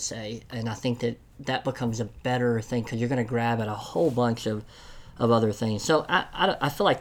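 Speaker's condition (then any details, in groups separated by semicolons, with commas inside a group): Cleft lip and palate; congenital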